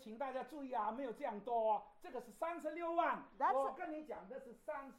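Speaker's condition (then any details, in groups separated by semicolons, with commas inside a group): No condition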